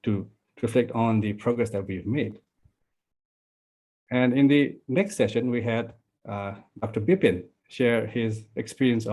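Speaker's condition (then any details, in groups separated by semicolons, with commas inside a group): No condition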